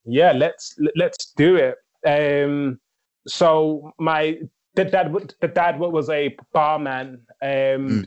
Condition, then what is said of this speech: Stuttering. So as you may hear for some of the listeners, I have a stammer.